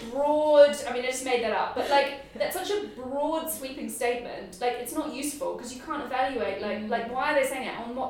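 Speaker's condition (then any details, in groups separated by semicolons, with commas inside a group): No condition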